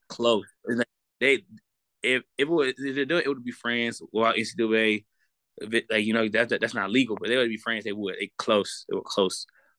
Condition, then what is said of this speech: Stuttering. Like I, I, I have stuttering problems. Might not be as bad as I used to be, but I have stuttering problems.